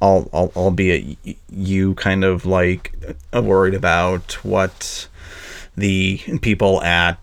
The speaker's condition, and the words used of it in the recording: Stuttering. I am not perfect. And I stuttered in there too